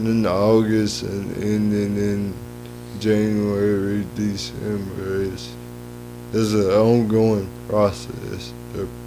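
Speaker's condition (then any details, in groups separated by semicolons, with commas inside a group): Cerebral palsy; lifelong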